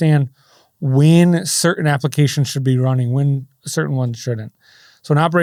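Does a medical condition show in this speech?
No.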